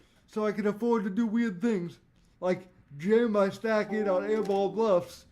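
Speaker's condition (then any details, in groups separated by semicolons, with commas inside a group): Cerebral palsy; voice tone sometimes odd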